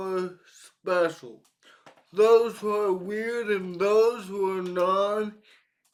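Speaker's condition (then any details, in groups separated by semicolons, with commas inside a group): Cerebral palsy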